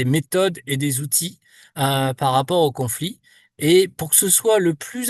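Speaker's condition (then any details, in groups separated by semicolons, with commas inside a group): No condition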